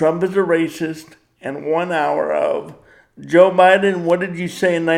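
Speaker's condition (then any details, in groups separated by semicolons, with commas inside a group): Cerebral palsy; power wheelchair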